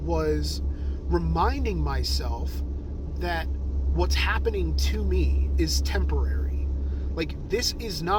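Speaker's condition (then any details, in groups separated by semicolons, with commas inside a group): No condition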